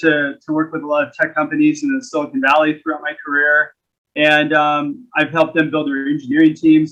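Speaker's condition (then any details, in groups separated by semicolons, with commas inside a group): No condition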